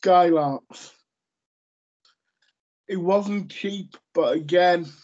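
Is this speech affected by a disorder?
Yes: cerebral palsy; lifelong.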